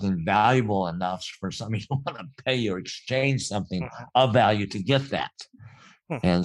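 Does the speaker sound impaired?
Yes: cleft palate; speech sounded different in childhood, stuttered when nervous as child, afraid of speaking up.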